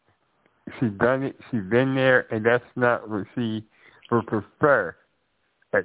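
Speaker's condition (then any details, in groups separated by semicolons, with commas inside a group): Muscular dystrophy with tracheostomy; born with muscular dystrophy, wheelchair user since age 12; voice distorted by tracheostomy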